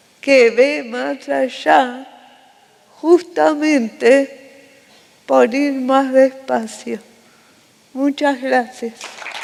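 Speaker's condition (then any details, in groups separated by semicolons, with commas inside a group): Cerebral palsy; respiratory arrest at birth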